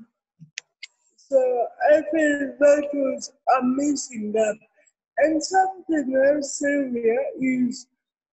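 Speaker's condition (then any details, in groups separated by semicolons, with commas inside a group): Cerebral palsy; incubator for weeks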